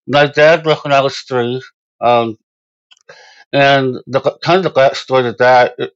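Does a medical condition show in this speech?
Yes: Moebius syndrome; congenital, facial nerves undeveloped, cannot smile or frown, eyes cannot move side to side, turns head to read; a little hard to understand, certain letters hard to pronounce.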